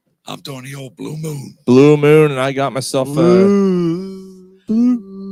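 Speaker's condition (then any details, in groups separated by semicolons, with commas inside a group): No condition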